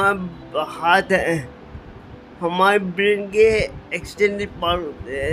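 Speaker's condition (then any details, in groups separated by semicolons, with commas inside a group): Cerebral palsy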